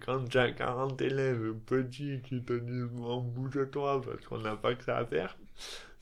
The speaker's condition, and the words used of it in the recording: Dystonia. La dystonie, c'est une maladie neurologique qui impacte pour ma part des troubles de l'élocution et de la motricité.